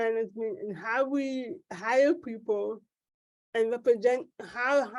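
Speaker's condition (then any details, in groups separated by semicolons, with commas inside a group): Cerebral palsy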